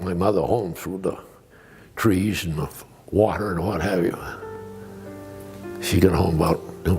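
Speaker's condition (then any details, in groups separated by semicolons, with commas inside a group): No condition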